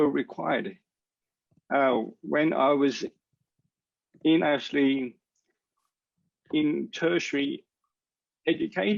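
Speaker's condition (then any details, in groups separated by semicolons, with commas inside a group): Cerebral palsy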